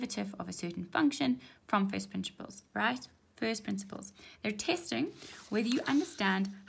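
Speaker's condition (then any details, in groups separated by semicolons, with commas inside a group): No condition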